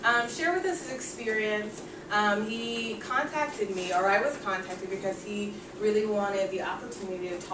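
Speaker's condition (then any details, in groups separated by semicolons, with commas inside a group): No condition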